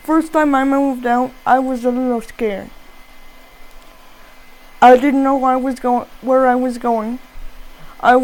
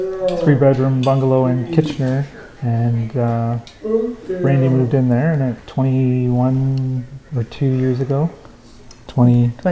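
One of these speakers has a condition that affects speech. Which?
The first: cerebral palsy.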